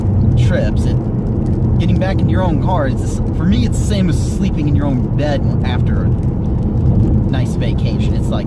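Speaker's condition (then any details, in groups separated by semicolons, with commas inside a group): No condition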